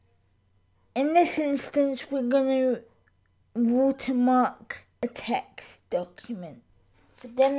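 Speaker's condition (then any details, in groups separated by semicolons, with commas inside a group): Cerebral palsy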